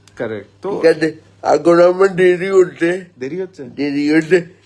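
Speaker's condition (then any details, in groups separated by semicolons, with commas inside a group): Cerebral palsy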